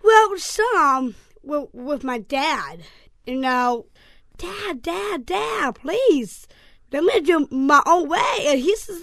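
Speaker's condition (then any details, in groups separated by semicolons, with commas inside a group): Down syndrome; from birth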